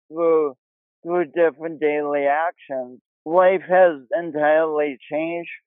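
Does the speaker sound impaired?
Yes: cerebral palsy; affects speech and body coordination; practices yoga, started at Sioux Falls YMCA; pronounced speech impediment, imperfect voice with speech impediment quality.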